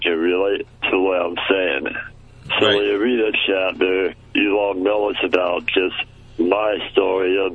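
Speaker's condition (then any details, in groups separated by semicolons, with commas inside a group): Muscular dystrophy; childhood onset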